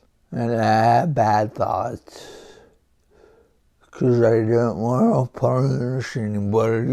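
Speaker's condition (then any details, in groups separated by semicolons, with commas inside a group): Huntington's disease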